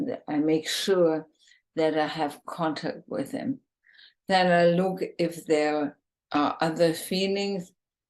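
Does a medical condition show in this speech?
Yes: ALS, bulbar form, bulbar onset.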